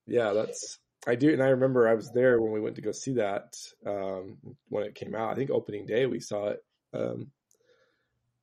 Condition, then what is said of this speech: No condition.